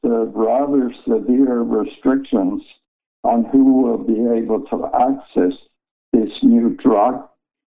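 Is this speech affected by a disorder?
Yes: ALS; slow progression, onset early 70s, falls, arm weakness, diagnosed after 3 years at Sunnybrook ALS clinic; planning voice banking for typed computer-synthesized speech; voice a little weaker than several years ago.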